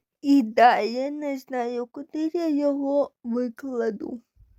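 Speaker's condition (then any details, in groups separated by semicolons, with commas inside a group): Cerebral palsy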